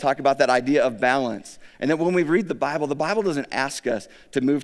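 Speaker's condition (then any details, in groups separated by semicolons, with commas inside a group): No condition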